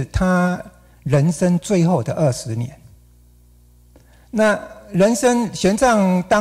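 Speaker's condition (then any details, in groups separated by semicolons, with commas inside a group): No condition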